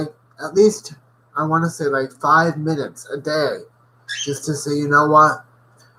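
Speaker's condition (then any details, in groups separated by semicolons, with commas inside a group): Cerebral palsy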